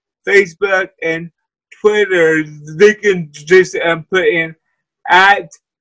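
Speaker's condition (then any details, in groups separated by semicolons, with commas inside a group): Cerebral palsy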